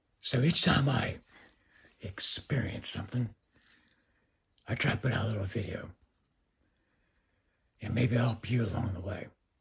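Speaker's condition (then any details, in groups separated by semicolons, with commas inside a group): Neck cancer with tracheostomy, speaking valve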